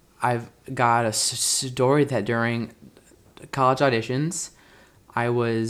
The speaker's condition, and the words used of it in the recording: Stuttering. So the outward appearance that was happening was by trying not to stutter, by trying to hide stutter, like that was reinforcing that speech pattern of tension and struggle.